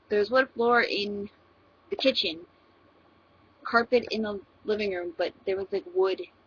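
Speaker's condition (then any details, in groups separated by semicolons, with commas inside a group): No condition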